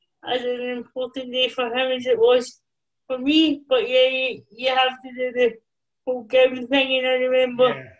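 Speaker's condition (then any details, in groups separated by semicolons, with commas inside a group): Cerebral palsy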